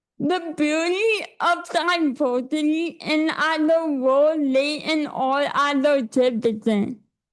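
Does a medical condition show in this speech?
Yes: cerebral palsy; affects hands and legs; speech affected.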